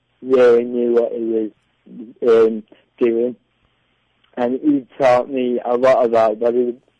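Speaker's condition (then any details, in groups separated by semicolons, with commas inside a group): Cerebral palsy; delayed developmental milestones, predicted lifelong electric wheelchair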